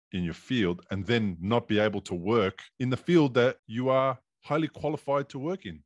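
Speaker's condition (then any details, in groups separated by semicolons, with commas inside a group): No condition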